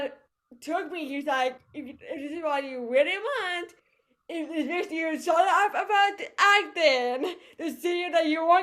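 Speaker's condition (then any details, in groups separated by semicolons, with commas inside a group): Cerebral palsy; voice affected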